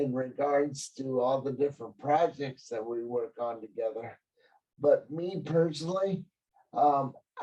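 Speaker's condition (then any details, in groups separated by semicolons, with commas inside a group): Cerebral palsy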